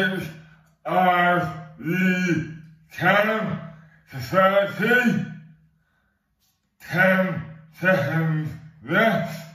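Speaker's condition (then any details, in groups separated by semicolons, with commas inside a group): Dystonia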